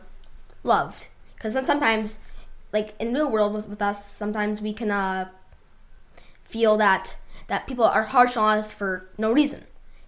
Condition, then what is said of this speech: Stuttering. Because I've been mocked for my stutter, which don't think it's been showing much here.